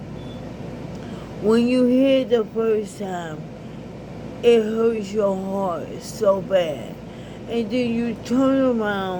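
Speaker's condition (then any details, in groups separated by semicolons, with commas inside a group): ALS; recently diagnosed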